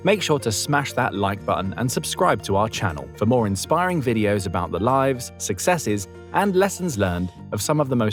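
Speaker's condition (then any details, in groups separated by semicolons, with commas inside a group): No condition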